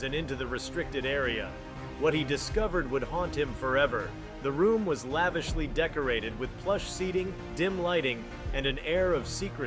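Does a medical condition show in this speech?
No.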